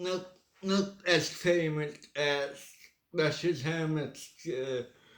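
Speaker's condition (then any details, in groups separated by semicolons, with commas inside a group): Cerebral palsy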